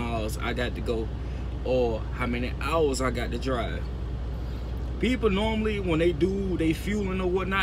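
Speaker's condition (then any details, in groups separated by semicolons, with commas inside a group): No condition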